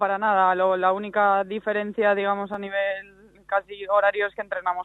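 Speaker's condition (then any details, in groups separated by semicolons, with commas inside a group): No condition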